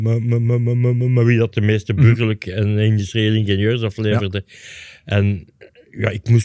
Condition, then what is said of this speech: Stuttering. En het voordeel is nu dat ik een beetje bekend ben, dat mensen weten dat ik stotter.